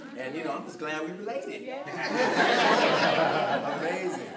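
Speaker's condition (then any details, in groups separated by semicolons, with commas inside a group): No condition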